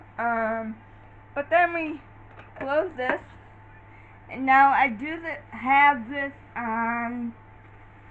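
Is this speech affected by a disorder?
Yes: cerebral palsy.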